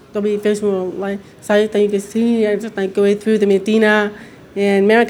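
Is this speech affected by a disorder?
Yes: deafness; hearing loss; mix of speech and sign growing up, signs with family.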